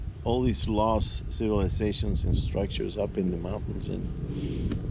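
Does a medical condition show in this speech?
No.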